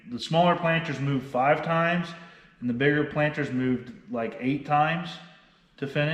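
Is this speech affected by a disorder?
No.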